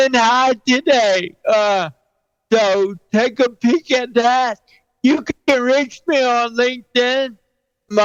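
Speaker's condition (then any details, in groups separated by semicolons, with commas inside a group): Cerebral palsy; 49 years with condition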